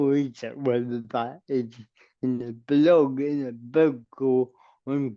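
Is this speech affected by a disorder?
Yes: cerebral palsy; permanent wheelchair user.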